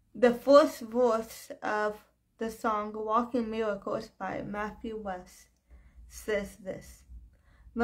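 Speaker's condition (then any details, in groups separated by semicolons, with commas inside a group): Cerebral palsy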